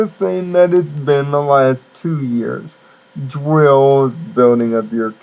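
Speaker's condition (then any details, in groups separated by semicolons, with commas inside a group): Cerebral palsy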